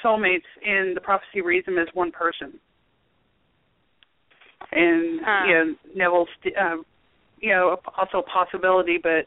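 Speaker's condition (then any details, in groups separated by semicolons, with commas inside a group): No condition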